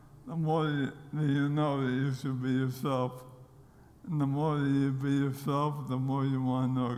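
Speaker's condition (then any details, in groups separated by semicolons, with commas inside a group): ALS; seen crawling on stage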